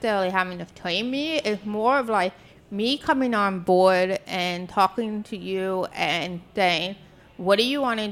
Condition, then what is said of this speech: Deafness. I can still speak really well because I had 10 years of speech therapy.